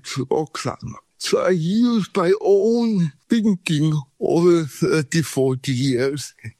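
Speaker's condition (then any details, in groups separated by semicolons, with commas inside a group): Cerebral palsy; cramps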